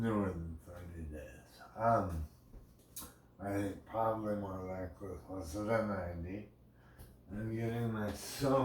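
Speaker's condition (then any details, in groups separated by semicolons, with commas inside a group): Brain injury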